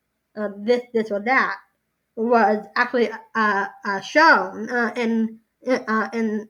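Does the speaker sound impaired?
Yes: Down syndrome.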